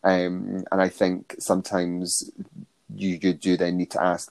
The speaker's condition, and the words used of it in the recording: Stuttering. So there's little things, like I have a stammer, and I say M a lot, but I make sure I get up in front of large groups of people